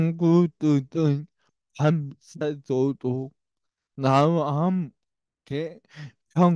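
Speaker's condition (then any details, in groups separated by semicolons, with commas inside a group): Brain lesion disability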